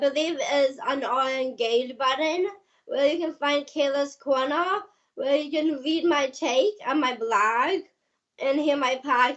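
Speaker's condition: Down syndrome

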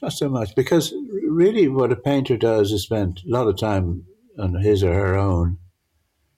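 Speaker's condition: Parkinson's; altered visual perception

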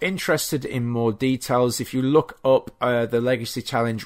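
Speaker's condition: No condition

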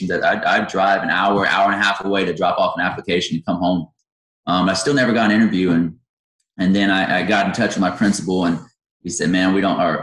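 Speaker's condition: No condition

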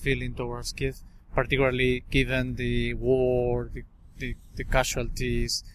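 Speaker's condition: No condition

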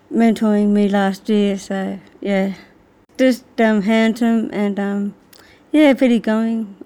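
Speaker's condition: Down syndrome; learning difficulty; age 38

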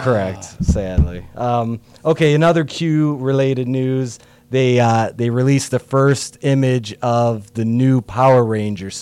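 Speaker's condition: No condition

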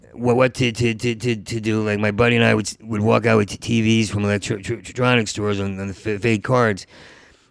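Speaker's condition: Stuttering; long-standing stutter since college years, always stuttered in job interviews; part-word and whole-word repetitions, fluent when telling stories, doing characters or imitating people; repeated sounds, repeated words

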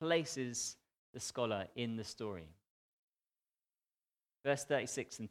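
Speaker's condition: No condition

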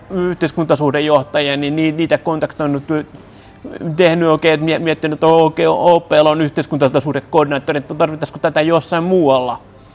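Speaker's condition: Stuttering; frequent whole-word and part-word repetitions, some restarts; repeated sounds

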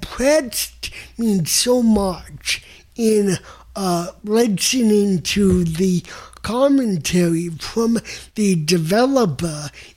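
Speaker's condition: Cerebral palsy; onset before three

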